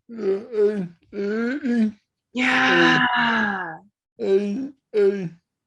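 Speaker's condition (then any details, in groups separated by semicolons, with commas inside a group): Cerebral palsy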